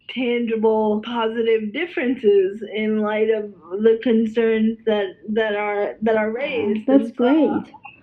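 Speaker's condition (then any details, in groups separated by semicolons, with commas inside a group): Cerebral palsy, spastic quadriplegia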